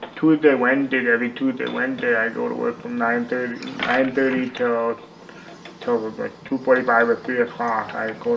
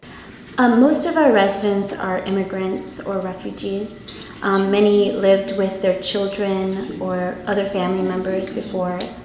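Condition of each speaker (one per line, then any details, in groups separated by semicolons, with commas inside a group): Cerebral palsy; spastic type, from birth, premature birth
No condition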